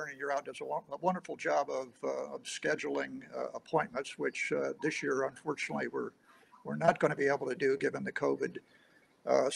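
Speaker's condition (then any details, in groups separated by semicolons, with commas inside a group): No condition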